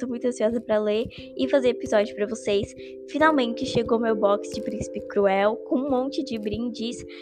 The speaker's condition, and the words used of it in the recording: None; typical speech.